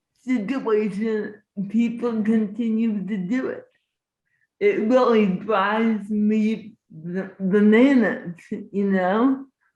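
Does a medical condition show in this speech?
Yes: cerebral palsy.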